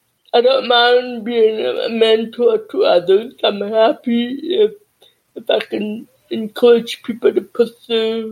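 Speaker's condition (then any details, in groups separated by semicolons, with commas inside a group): Deafness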